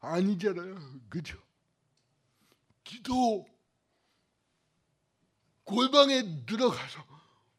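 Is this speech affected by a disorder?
Yes: cerebral palsy; lifelong pain, body and bones twisted, bent body; cervical spine c2 to c7 damaged, two surgeries upcoming, not curative, may need reoperation, worsening.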